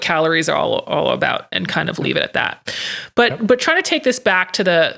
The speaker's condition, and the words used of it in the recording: No condition.